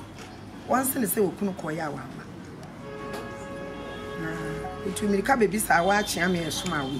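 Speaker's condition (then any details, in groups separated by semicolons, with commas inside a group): No condition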